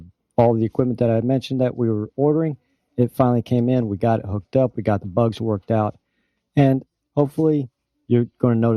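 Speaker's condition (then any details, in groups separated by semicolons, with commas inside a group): No condition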